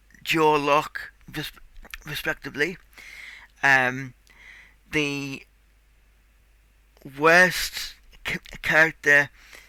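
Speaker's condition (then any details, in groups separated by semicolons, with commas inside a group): Cerebral palsy; tight muscles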